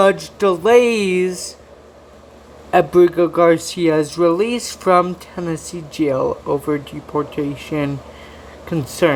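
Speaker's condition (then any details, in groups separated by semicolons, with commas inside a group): Cerebral palsy; from birth, walks with walker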